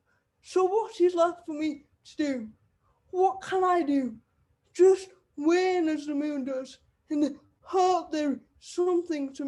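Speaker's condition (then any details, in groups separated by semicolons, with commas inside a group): Cerebral palsy; wheelchair user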